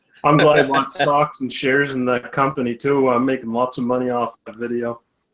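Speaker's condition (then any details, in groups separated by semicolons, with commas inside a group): No condition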